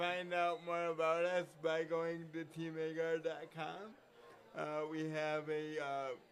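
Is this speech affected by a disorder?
Yes: cerebral palsy.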